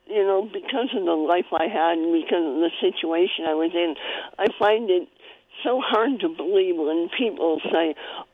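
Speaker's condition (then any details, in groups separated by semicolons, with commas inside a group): Cleft palate; congenital, had to be fed with a spoon at one point in early childhood; spoon feeding needed at one point in early childhood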